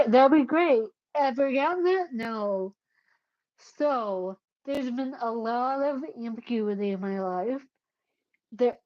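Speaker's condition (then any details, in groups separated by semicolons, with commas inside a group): Cerebellar ataxia; caused by brain bleed, unsteady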